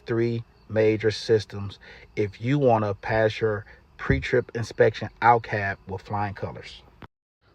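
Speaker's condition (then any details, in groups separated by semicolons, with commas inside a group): No condition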